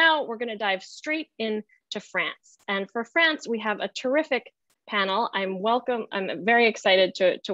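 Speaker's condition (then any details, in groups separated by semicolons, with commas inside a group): No condition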